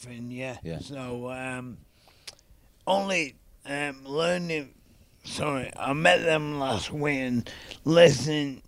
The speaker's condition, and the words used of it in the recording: ALS (motor neuron disease). Probably like twice as much energy you're trying to speak.